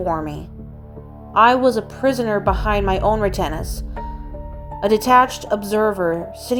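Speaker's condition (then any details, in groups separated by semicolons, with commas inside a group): No condition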